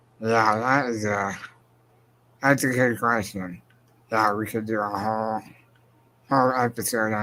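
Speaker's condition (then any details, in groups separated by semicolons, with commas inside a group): Spinal muscular atrophy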